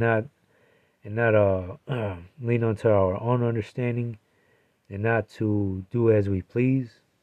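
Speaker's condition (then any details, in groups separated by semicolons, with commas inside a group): No condition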